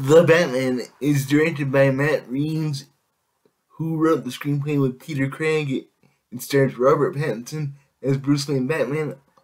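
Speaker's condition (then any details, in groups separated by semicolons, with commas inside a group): Cerebral palsy; able to speak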